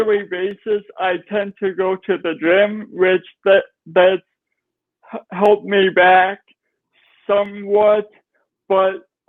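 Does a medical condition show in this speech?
Yes: cerebral palsy.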